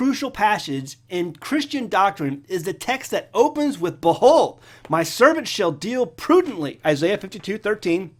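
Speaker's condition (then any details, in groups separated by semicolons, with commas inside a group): No condition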